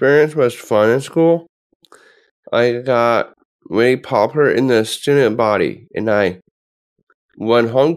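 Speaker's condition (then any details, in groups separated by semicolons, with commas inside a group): Down syndrome; present from birth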